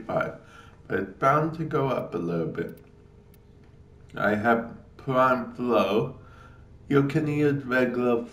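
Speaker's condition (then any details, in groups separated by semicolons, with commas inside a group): Cerebral palsy; affects speech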